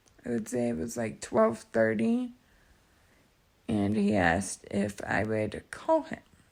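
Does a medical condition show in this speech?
Yes: cerebral palsy.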